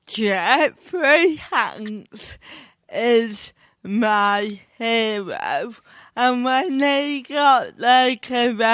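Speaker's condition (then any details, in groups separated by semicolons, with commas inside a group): Cerebral palsy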